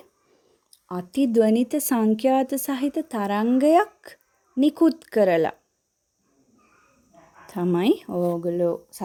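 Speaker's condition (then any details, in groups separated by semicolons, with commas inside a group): No condition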